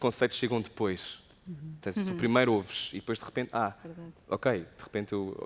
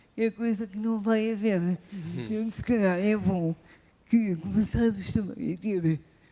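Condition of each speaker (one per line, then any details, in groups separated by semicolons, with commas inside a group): No condition
Cerebral palsy; wheelchair user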